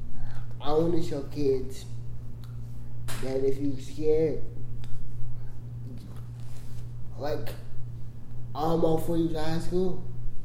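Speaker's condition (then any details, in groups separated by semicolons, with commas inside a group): Cerebral palsy; congenital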